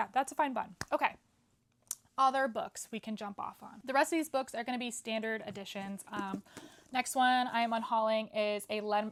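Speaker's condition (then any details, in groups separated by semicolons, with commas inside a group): No condition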